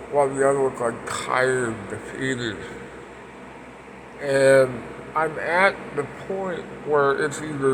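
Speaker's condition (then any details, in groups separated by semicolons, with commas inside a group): Parkinson's; speech impediment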